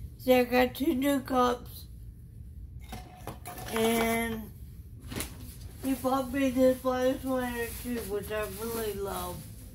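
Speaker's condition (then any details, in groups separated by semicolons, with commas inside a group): Traumatic brain injury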